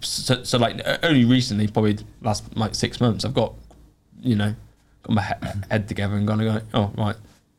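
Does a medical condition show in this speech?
Yes: stutter; sudden onset at age 5, woke one morning unable to speak, saw doctor, speech therapy; still has stutter; here repeated sounds, prolonged sounds.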